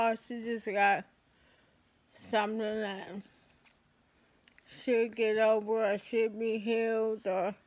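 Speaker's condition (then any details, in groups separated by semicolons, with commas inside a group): ALS; affects hands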